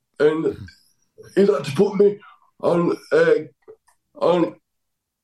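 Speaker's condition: Cerebral palsy; cerebral palsy affecting left side, dodgy left arm, cannot walk, power chair, needs help getting up and dressing

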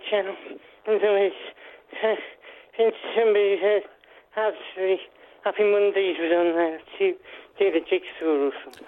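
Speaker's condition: Parkinson's

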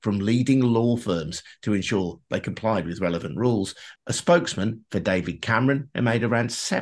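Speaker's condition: No condition

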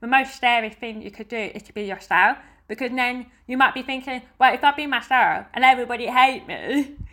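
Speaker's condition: Deafness; family all hearing, uses sign language

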